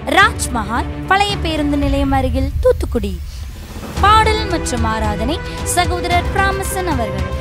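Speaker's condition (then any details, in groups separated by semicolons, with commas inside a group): No condition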